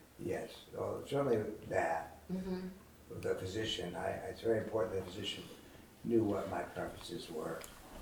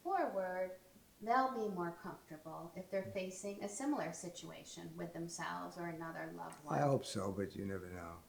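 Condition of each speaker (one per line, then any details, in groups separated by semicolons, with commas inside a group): ALS; about a year since diagnosis
No condition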